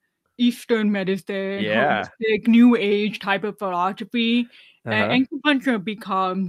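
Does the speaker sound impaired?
Yes: deafness, 99% hearing loss, severe; hearing aids worn whole life, no cochlear implant despite candidacy; wears hearing aids, relies heavily on lip reading, does not sign, not fluent in ASL.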